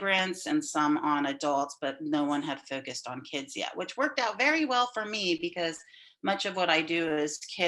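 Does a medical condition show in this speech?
No.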